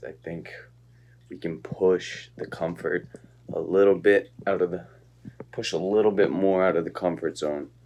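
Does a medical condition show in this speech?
No.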